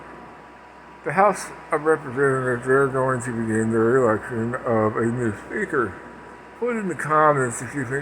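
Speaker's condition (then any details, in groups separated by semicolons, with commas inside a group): Parkinson's; speech impediment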